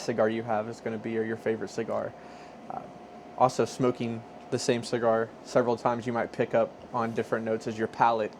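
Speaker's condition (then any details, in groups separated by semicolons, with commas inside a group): No condition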